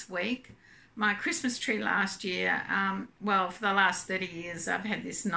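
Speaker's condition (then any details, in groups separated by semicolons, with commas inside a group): No condition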